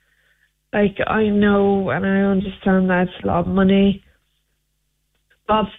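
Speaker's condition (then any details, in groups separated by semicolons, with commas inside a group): Friedreich's ataxia; progressive condition, worsening each day; awaiting HSE funding decision on Skyclarys by Biogen, wait almost two years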